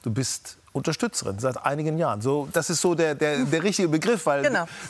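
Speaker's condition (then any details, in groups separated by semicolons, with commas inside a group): No condition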